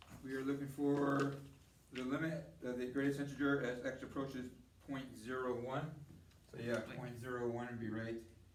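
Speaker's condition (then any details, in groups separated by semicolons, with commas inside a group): No condition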